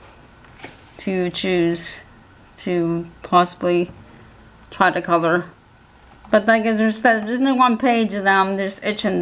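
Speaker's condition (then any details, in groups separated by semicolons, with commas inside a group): Cerebral palsy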